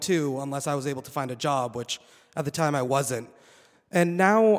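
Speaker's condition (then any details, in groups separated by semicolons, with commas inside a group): No condition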